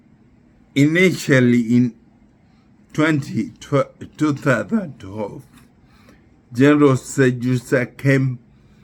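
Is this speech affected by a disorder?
Yes: neurological disease.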